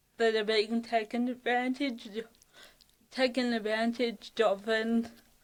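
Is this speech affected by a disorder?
Yes: cerebral palsy (athetoid); fatigue.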